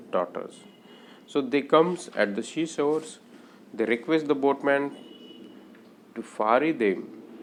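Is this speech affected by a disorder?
No.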